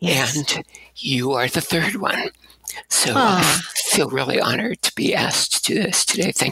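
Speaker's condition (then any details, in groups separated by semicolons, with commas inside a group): Abductor spasmodic dysphonia; breathy voice, staccato speaking style, shaky tremor when syllables lengthened, voice worse during university years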